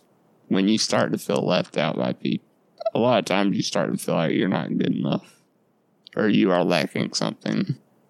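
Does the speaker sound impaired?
Yes: Duchenne muscular dystrophy; lifelong, muscle atrophy and weight loss, muscle and fat lost around tailbone, repositioned in bed by mother.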